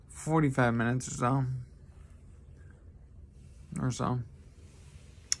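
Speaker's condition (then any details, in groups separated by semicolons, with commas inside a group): Traumatic brain injury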